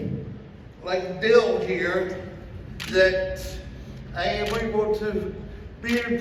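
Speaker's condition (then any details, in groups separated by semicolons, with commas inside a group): Cerebral palsy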